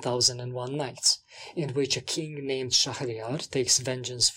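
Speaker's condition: No condition

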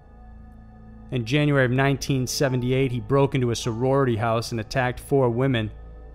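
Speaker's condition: No condition

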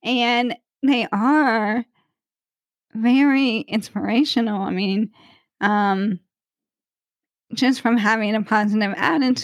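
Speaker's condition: ALS; voice weaker when tired or after much talking

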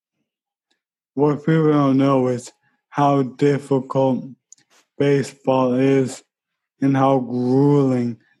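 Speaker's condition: ALS; unable to run

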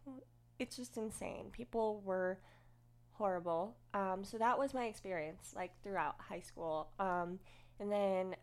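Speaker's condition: Cleft lip and palate, unilateral

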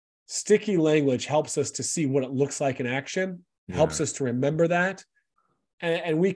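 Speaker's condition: No condition

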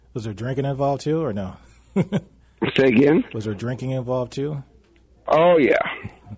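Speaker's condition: No condition

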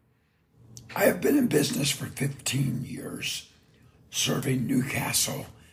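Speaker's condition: Partial laryngectomy; about 20 years since sudden onset

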